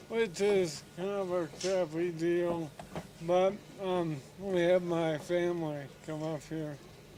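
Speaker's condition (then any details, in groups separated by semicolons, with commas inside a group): ALS, bulbar onset; voice onset, spread to hands; voice affected first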